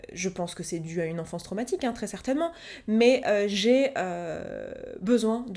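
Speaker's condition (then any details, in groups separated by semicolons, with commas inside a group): No condition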